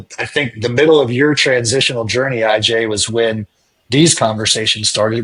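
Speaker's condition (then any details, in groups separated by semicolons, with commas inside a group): No condition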